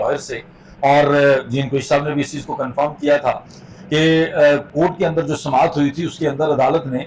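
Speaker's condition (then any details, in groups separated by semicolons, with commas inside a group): No condition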